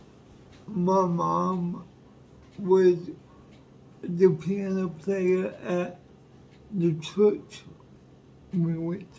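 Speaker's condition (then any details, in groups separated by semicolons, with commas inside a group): Cerebral palsy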